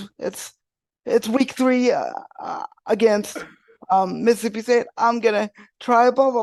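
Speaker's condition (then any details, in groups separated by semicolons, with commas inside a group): Cerebral palsy; wheelchair user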